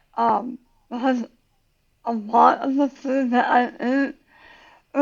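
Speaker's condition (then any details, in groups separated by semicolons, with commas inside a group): Tongue cancer surgery; most of tongue removed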